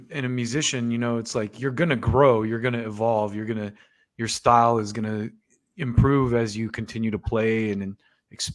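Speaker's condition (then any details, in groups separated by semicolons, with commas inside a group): No condition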